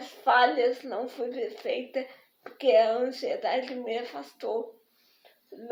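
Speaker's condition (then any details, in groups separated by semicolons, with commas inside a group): Spastic diplegic cerebral palsy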